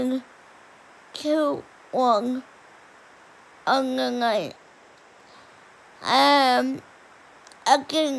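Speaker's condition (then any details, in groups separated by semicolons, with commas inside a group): Cerebral palsy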